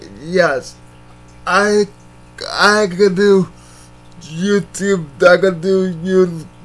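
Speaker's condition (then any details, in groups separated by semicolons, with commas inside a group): Cerebral palsy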